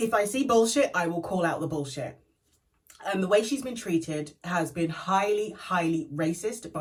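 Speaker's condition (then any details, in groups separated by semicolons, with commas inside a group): No condition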